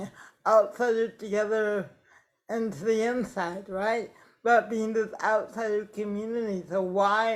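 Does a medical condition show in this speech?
Yes: cerebral palsy; affects speech.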